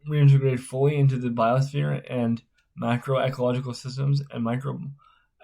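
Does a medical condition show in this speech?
Yes: spastic cerebral palsy.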